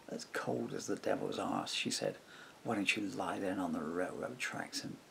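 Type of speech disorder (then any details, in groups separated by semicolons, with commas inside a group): Bulbar dysarthria; progressive bulbar palsy (MND)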